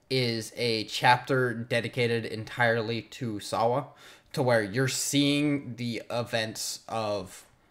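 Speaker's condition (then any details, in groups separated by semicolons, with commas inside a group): No condition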